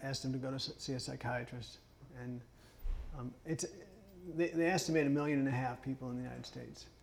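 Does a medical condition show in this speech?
Yes: Parkinson's; impaired multitasking and judgment.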